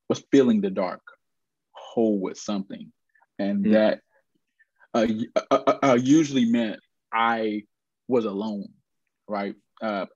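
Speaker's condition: Stuttering; lifelong stutter, aware of it from about age 4; once felt unable to make sales or phone calls; repeated sounds, blocks

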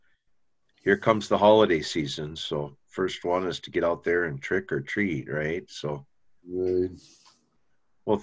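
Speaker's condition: No condition

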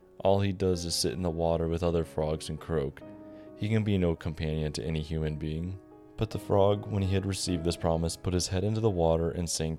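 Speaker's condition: No condition

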